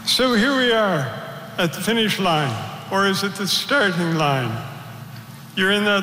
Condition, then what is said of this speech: Parkinson's disease. In my case, the physical act of speaking now requires such concentration that thinking and talking at the same time are increasingly challenging.